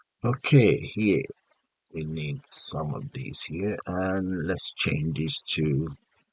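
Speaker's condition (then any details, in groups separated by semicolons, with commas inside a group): No condition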